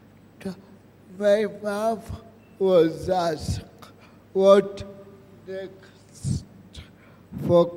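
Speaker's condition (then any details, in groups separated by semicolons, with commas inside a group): Cerebral palsy; present from birth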